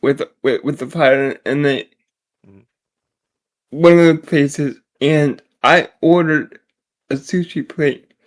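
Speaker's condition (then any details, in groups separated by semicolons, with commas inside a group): Generalized dystonia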